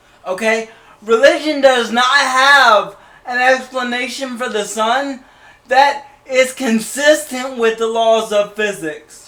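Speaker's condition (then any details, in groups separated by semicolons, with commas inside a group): Cerebral palsy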